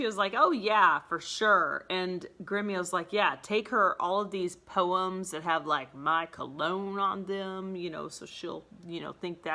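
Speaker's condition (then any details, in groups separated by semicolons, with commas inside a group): No condition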